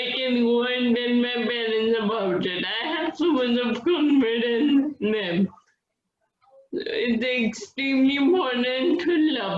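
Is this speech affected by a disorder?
Yes: Friedreich's ataxia.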